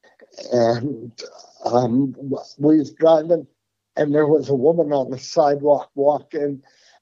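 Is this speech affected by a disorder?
Yes: Parkinson's; formerly voice tremor, hard to understand, lost track after 2-3 sentences, now talks at length.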